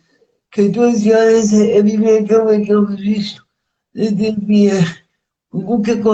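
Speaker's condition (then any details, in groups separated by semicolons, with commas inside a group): Cerebral palsy; speech affected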